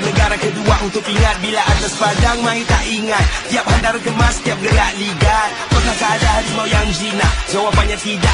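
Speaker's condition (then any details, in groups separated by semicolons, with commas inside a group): No condition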